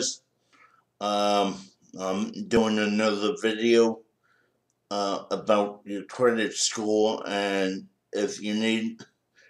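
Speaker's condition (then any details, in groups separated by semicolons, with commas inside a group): Cerebral palsy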